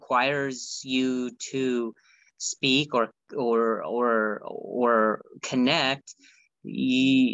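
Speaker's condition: Stuttering, acquired after injury; adult onset about 10 years ago, sudden after softball injury affecting nerves and nervous system, ongoing rehabilitation; ebbs and flows of progression; repeated sounds, prolonged sounds

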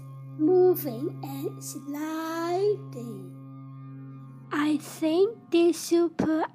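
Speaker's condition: Down syndrome; developmental disability

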